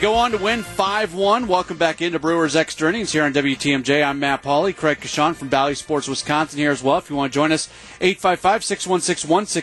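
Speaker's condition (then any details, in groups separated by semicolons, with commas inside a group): No condition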